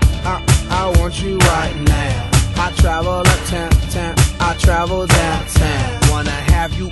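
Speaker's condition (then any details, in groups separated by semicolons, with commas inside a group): No condition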